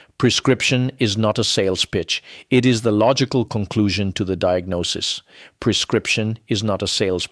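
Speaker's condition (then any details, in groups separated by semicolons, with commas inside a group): No condition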